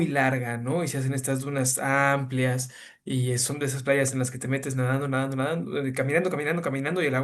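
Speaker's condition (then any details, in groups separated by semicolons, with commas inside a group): No condition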